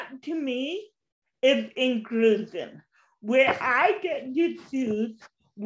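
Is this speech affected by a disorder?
Yes: cerebral palsy.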